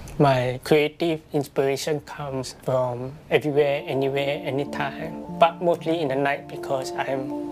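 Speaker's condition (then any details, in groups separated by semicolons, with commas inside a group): Profound and severe deafness; profound hearing loss one side, severe other side, about 70 to 80% loss, onset age 2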